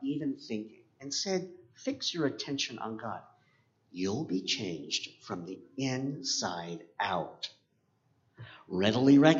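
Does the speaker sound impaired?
Yes: cleft palate; congenital cleft palate.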